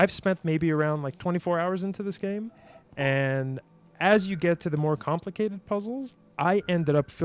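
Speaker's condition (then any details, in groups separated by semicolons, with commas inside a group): No condition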